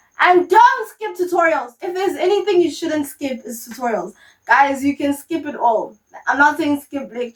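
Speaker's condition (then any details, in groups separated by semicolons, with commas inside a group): No condition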